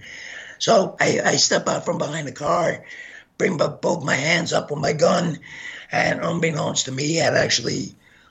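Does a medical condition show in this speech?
Yes: gunshot injury to voice box; shot 15 times, face bullet ripped esophagus, hit spine, lodged 3 mm by carotid.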